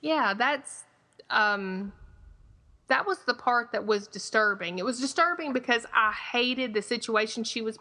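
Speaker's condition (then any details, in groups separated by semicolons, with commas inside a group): No condition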